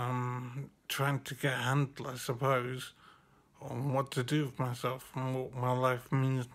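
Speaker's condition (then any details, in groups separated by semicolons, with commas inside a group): Brain injury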